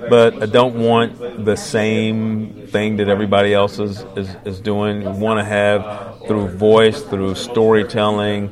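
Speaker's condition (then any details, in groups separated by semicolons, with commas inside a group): No condition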